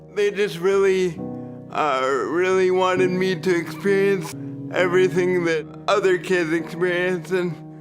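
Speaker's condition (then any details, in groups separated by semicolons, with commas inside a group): Cerebral palsy; must think about breathing while walking, speaks independently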